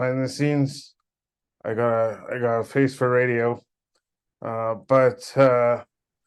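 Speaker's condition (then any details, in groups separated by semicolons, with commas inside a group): Cerebral palsy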